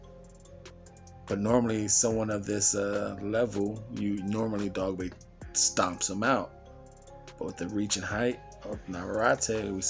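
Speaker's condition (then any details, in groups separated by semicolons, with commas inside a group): No condition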